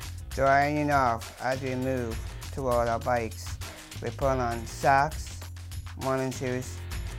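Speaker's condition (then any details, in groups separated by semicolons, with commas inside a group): Down syndrome, trisomy 21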